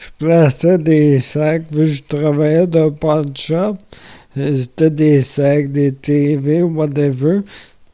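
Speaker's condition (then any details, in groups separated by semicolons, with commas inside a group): Amyotrophic lateral sclerosis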